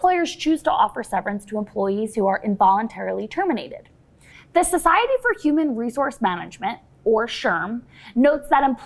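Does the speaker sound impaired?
No.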